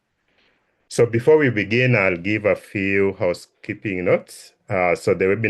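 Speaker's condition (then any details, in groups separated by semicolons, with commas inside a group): No condition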